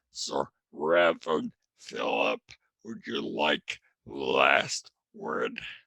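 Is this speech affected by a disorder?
Yes: traumatic brain injury.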